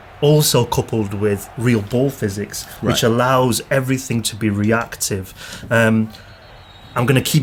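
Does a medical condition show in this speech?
No.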